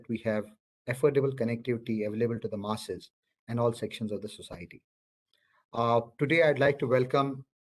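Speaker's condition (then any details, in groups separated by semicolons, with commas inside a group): No condition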